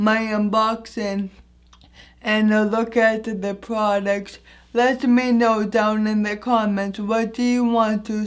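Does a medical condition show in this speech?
Yes: anoxic brain injury.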